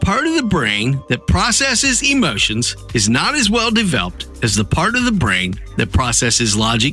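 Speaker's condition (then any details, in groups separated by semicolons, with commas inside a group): No condition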